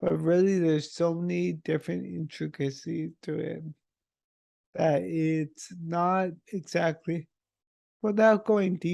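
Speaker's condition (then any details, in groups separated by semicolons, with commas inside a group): Multiple sclerosis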